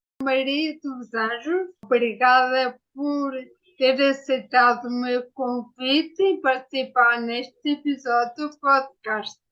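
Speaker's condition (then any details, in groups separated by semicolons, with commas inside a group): Ataxia after brain injury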